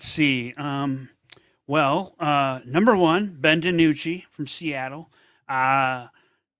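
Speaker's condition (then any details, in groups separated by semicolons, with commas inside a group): No condition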